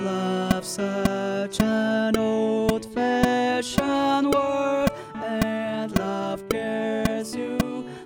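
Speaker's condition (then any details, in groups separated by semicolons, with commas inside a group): No condition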